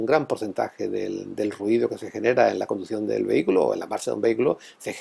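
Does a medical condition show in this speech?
No.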